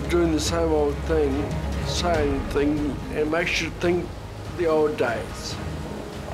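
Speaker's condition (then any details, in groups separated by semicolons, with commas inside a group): Multiple sclerosis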